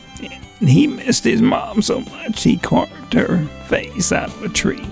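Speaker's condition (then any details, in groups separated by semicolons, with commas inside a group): Vocal dysphonia; voice lost 25 years ago, former country and western singer; talks differently because of vocal dysphonia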